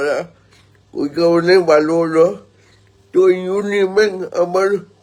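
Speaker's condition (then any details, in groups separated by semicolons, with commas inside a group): Cerebral palsy; present from birth, could not walk at six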